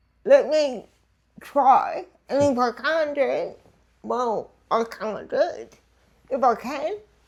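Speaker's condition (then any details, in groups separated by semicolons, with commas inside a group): Disability affecting speech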